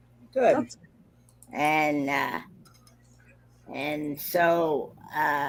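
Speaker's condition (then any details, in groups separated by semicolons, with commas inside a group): Cerebral palsy; malformed internal organs; recovering from recent surgery, liquid diet; voice recovering, sore throat after intubation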